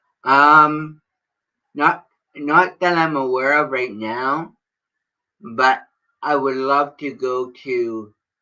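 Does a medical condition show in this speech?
Yes: cerebral palsy.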